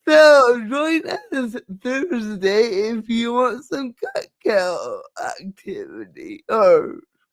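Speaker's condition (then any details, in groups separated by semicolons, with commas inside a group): Cerebral palsy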